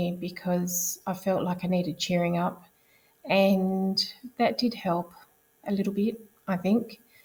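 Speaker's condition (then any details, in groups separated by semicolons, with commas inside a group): No condition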